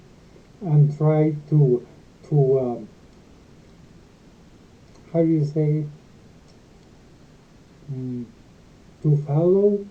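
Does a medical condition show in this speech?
Yes: multiple sclerosis; talks like a drunk person.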